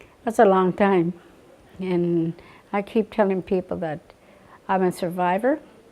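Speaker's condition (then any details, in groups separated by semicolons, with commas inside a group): No condition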